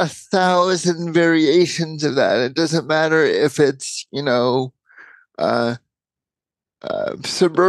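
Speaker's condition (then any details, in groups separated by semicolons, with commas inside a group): Cerebral palsy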